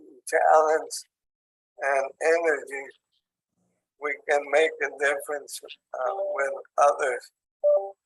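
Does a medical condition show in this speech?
Yes: ALS; onset in hands and arms, tracheostomy.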